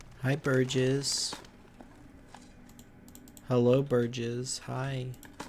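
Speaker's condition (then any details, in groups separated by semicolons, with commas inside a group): No condition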